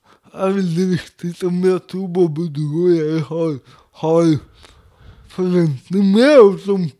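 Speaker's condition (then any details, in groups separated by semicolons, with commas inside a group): Cerebral palsy; speech difficulties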